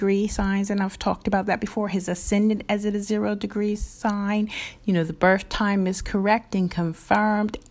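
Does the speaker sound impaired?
No.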